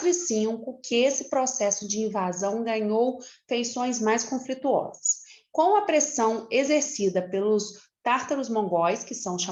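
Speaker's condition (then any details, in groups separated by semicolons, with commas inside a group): No condition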